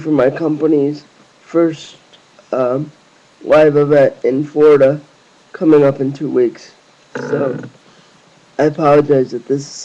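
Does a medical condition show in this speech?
Yes: cerebral palsy; lifelong, wheelchair user.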